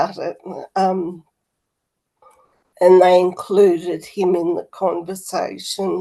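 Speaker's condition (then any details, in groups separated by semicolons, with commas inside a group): Motor neurone disease; PEG feeding tube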